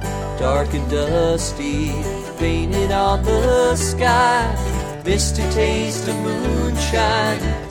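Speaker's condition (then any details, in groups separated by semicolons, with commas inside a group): No condition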